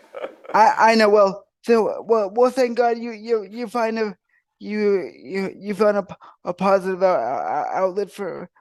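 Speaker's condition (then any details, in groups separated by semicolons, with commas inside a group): Cerebral palsy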